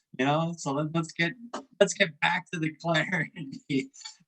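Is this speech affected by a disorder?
No.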